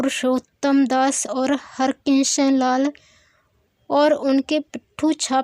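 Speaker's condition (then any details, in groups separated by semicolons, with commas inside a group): No condition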